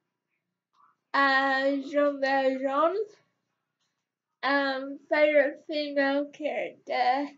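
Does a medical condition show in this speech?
Yes: cerebral palsy.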